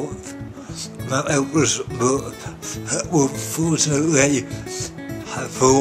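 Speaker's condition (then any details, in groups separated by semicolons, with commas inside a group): Cerebral palsy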